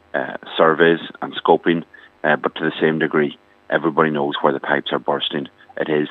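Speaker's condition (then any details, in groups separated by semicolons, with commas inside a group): No condition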